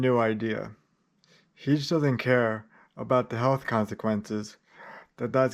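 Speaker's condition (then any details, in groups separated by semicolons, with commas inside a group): Cerebral palsy, spastic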